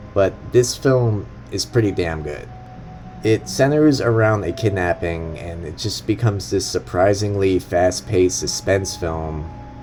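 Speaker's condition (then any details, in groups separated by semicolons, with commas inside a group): No condition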